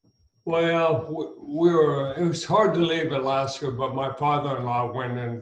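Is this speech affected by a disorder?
Yes: ALS; ALS with throat onset, first noticed while singing at gigs, age 66, ENT first prescribed Mucinex; about a year and a half since first symptoms, recently diagnosed by neurologist; throat not responding when singing, could not reach notes, nephew brain surgeon in Boston heard voice change.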